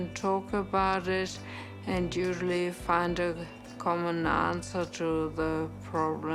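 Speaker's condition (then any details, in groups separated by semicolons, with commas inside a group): Severe traumatic brain injury; severe, right-sided ataxia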